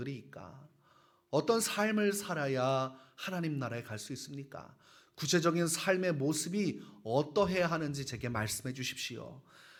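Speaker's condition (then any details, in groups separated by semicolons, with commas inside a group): No condition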